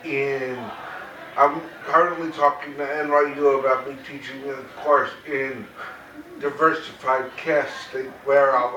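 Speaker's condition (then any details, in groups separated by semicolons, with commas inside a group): Cerebral palsy; very mild form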